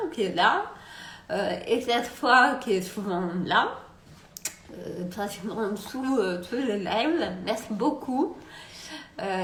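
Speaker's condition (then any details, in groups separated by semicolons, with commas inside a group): Multiple sclerosis; particular way of speaking, sometimes swaps words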